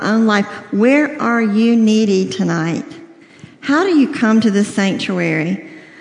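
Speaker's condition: Cleft lip and palate, severe

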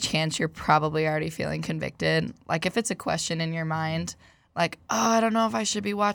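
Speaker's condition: No condition

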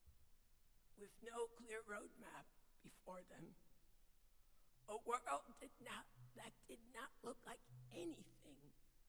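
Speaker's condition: Vocal dysphonia; lost singing ability

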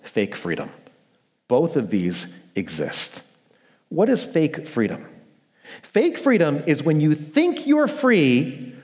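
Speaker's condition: No condition

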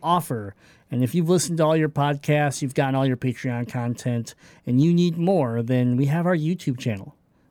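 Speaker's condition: Cleft palate; congenital cleft palate

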